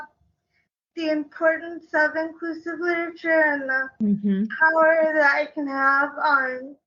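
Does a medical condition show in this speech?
Yes: cerebral palsy.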